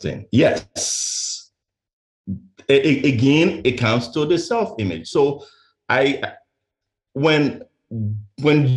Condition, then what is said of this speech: Stuttering. If you're probably wondering, oh, this guy has an accent.